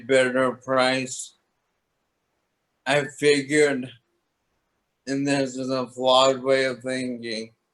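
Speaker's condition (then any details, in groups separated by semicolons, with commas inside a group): Toxic leukoencephalopathy, locked-in syndrome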